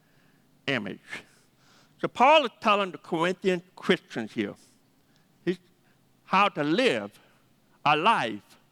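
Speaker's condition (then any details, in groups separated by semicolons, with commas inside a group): Deafness; 80% deaf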